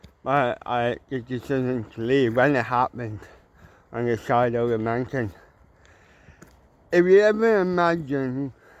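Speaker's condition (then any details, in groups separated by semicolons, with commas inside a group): Cerebral palsy; mild, ataxic type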